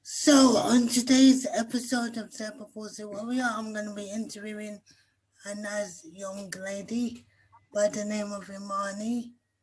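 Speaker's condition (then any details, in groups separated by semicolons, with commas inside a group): Cerebral palsy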